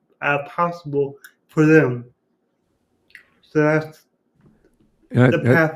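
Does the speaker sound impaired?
Yes: cerebral palsy; from birth complication, born without pulse or breathing and revived, diagnosed near age one; completely self-sufficient, lives alone, relearned walking, femur and right ankle surgery at eight, repeat surgery expected.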